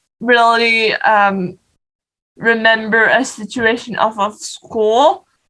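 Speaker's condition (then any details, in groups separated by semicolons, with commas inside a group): Cerebral palsy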